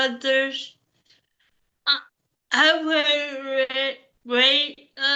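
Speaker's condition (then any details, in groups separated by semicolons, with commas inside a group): Cerebral palsy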